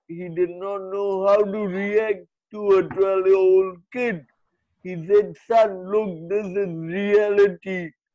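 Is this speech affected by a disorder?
Yes: cerebral palsy.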